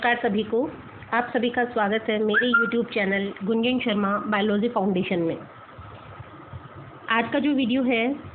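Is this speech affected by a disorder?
No.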